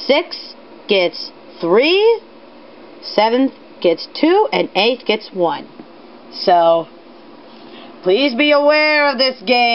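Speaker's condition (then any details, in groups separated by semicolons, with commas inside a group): No condition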